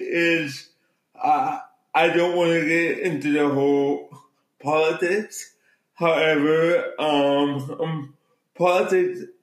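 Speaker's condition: Cerebral palsy

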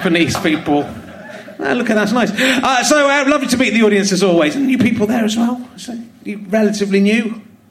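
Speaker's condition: No condition

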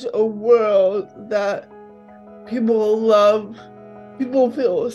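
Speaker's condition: Cerebral palsy, mild; mouth affected

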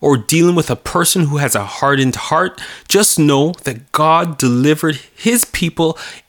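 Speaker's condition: No condition

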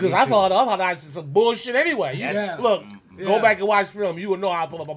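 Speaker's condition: No condition

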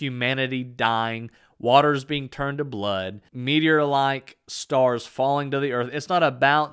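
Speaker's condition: No condition

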